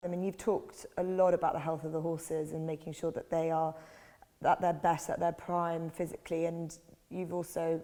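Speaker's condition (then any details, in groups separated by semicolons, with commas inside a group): No condition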